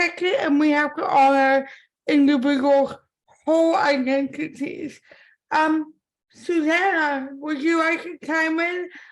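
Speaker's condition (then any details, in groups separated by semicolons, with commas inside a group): Cerebral palsy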